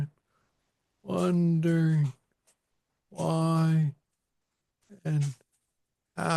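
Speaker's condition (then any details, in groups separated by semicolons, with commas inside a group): Parkinson's disease; young onset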